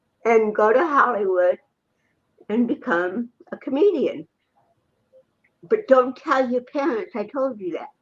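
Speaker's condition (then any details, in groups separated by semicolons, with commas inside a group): Cerebral palsy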